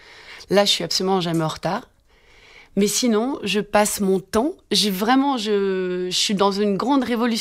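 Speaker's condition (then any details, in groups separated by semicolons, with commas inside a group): No condition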